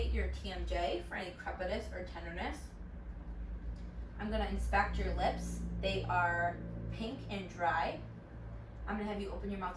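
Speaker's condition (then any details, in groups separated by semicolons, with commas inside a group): No condition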